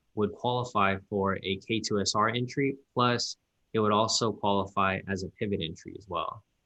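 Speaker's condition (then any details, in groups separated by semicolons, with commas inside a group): No condition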